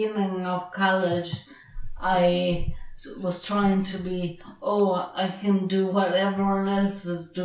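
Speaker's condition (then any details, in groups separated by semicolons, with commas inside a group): Traumatic brain injury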